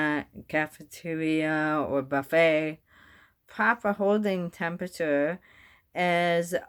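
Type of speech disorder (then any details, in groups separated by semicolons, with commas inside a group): Bulbar dysarthria; bulbar onset ALS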